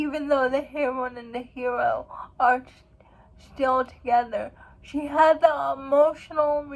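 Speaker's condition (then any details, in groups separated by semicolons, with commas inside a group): Cerebral palsy; uses wheelchair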